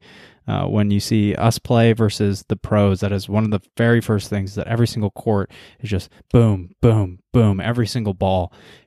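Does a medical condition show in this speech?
No.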